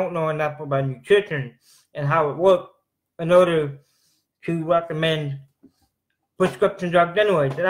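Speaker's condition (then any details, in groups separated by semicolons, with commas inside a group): Cerebral palsy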